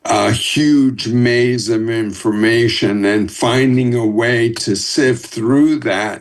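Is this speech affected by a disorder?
Yes: ALS; first symptoms sudden herky-jerky walking, about 2 years before diagnosis; walks with cane after limp, Team Gleason word banking recreates own voice, in Austin speech study; audible speech effects, formerly fast talker, still speaks with own voice.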